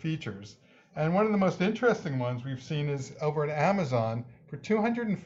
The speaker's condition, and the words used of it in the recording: None; typical speech.